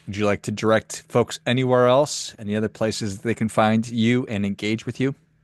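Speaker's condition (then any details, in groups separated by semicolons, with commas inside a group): No condition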